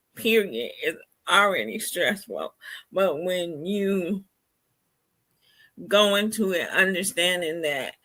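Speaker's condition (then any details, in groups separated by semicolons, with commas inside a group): Cerebral palsy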